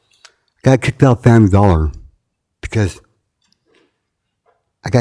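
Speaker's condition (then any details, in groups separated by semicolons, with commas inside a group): Tardive dyskinesia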